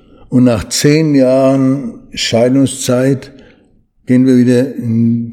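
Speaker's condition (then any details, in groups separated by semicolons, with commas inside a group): Parkinson's disease; needs much training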